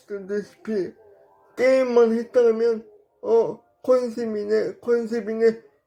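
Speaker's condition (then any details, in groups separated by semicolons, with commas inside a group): Brain lesion disability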